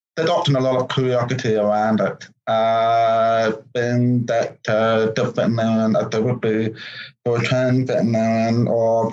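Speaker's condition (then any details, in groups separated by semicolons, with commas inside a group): Profound deafness; congenital, born deaf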